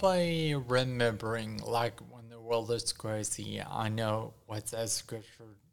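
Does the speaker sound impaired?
Yes: ataxia after strokes, mild; ataxia with uncoordinated movements and weakness after four strokes, nine brain surgeries, formerly walker and cane; about seven years since strokes, much recovered, more independent, no longer hunched over walker; initially nonverbal, knew only ASL alphabet, improvised signs, now slight speech impediment, not really bad.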